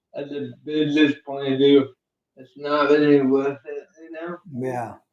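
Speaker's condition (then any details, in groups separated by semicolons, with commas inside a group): Cerebral palsy; uses one hand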